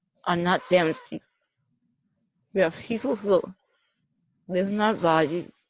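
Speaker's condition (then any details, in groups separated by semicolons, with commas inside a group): Neuromuscular disease; speaking sometimes very difficult, needs extra time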